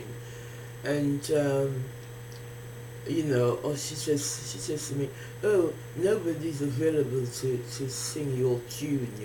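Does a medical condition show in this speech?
Yes: facial palsy; can barely hear own speech.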